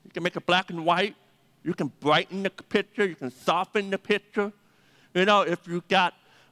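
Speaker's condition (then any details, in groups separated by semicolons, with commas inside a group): Deafness; 80% deaf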